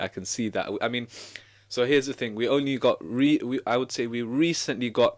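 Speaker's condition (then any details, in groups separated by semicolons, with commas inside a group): No condition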